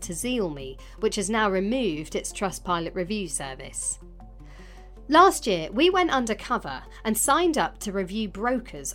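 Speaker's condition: No condition

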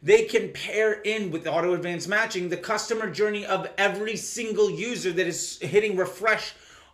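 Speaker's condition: No condition

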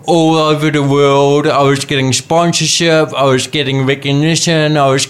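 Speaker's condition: Cerebral palsy; stopped childhood therapies, later physio through athletics

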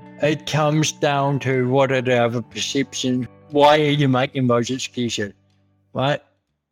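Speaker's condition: Cerebral palsy; congenital

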